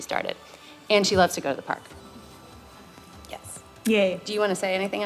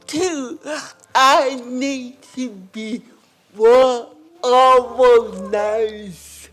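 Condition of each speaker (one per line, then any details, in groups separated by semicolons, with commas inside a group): No condition
Cerebral palsy; diplegia, multiple surgeries; adult; hard to understand, first spoke at age four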